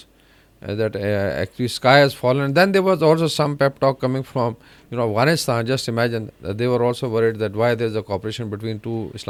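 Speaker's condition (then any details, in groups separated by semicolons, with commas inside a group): No condition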